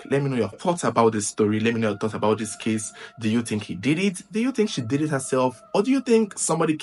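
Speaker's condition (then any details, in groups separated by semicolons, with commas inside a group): No condition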